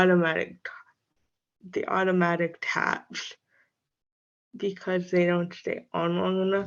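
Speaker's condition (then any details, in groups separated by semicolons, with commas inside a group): Cerebral palsy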